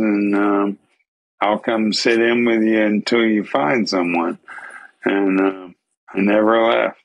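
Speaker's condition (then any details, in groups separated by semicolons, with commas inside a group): ALS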